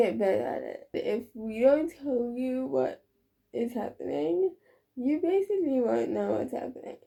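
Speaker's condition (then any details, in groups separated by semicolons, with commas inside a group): Cerebral palsy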